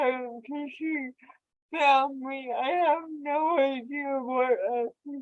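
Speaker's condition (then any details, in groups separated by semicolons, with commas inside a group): Cerebral palsy; much uncontrollable movement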